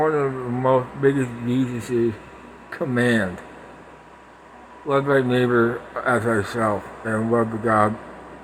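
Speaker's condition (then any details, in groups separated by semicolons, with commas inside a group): Parkinson's; speech impediment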